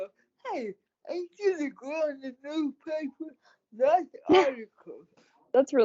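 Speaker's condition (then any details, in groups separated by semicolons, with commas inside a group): Cerebral palsy; speech affected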